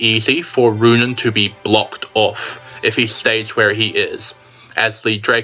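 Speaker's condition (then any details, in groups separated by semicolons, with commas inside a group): No condition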